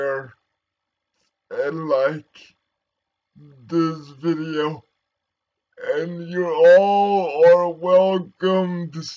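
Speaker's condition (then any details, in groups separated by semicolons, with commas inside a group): Cerebral palsy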